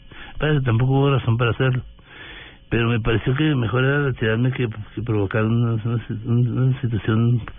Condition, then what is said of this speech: Parkinson's disease. Y, vemos físicamente a alguien temblando y hablando mal.